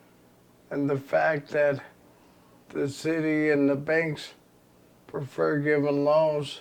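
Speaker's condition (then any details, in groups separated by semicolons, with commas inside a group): ALS; progressive terminal illness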